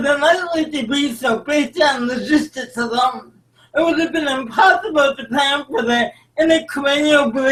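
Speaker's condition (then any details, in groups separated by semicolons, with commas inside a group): Cerebral palsy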